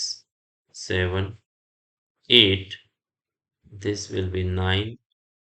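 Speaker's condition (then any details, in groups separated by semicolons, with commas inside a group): No condition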